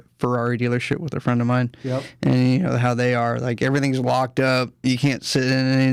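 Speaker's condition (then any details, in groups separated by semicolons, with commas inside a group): No condition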